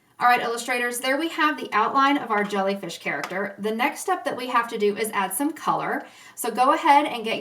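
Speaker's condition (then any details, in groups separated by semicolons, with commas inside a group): No condition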